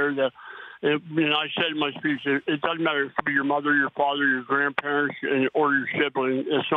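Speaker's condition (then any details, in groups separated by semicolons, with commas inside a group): Oral cancer; post-treatment cancer checks; may be hard to understand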